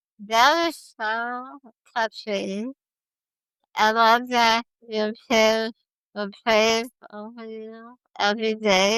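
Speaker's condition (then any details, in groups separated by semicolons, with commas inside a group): Spinal muscular atrophy type 1; most severe form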